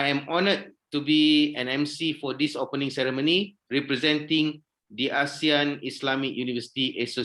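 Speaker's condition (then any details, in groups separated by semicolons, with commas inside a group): No condition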